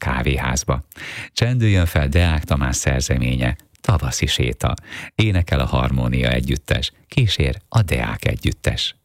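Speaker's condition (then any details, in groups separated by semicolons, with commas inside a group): No condition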